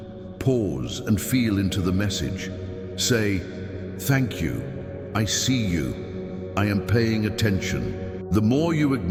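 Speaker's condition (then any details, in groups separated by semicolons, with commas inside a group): No condition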